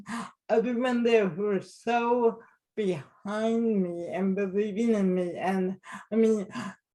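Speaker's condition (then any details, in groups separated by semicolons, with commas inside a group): Cerebral palsy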